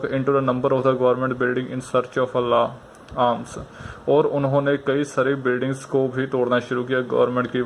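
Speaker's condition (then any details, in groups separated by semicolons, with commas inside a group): No condition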